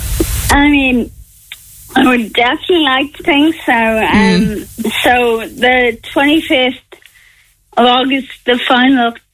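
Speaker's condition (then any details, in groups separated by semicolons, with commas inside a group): Friedreich's ataxia; rare progressive neuromuscular disease, nerve damage, muscle weakness, mobility loss, awaiting HSE reimbursement of Skyclarys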